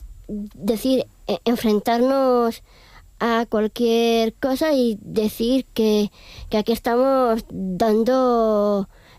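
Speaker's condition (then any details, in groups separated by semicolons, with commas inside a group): Down syndrome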